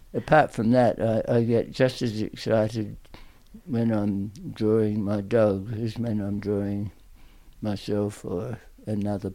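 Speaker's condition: Tongue cancer; aggressive tongue cancer

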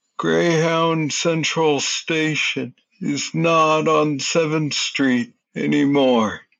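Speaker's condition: Parkinson's disease, young-onset

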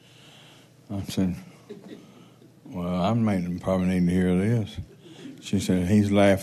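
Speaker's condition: Parkinson's

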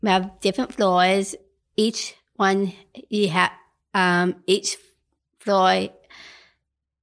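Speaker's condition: Down syndrome; adult woman

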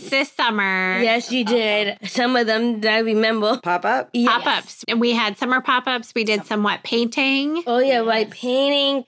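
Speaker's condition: Down syndrome; trisomy 21, three copies of chromosome 21, present from birth, pediatrician suspected after birth, not found prenatally; adult, early intervention via Virginia Down Syndrome Association, milestones met on time

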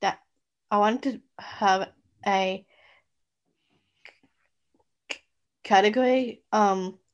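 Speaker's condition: Down syndrome; parents told would never speak, now speaks publicly, spoke at UN

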